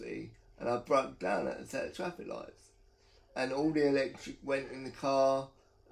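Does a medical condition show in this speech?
Yes: cerebral palsy.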